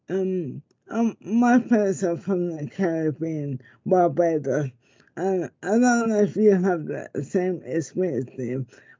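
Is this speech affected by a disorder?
Yes: motor neurone disease; diagnosed after months of speech difficulties, sees speech therapist; looks physically fine, speech affected, tested Google's Relate accessibility product; speech sounds different, listeners mistake it for stroke, relatives abroad tell her not to speak.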